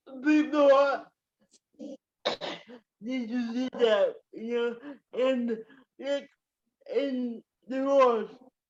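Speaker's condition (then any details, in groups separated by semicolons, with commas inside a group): Cerebral palsy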